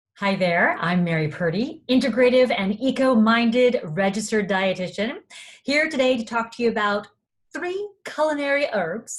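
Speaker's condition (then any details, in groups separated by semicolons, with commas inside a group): No condition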